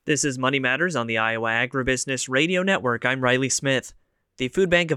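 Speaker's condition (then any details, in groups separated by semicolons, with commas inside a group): No condition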